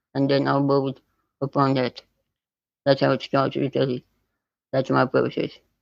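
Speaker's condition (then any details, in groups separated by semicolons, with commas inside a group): Spinal muscular atrophy type 2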